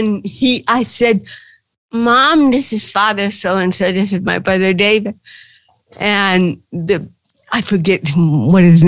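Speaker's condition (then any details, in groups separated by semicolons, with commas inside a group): Cerebral palsy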